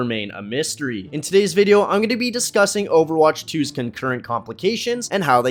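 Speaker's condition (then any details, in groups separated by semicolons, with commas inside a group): No condition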